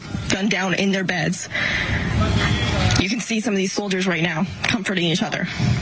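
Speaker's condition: No condition

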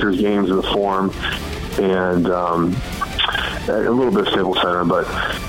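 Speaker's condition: No condition

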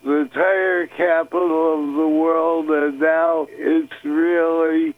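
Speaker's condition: Parkinson's disease; reduced neurotransmitters, possibly genetic and Akron Ohio tire factory water pollution; slow or halting, sounds as before to own ear on playback

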